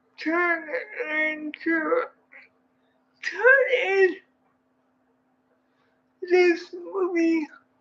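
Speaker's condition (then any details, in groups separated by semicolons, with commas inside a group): Cerebral palsy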